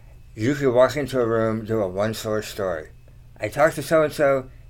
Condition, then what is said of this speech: Tongue cancer surgery. Anyway, I can talk okay. There's a slight slur.